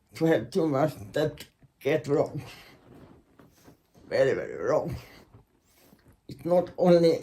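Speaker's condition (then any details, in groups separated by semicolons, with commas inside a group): Secondary intracranial hypertension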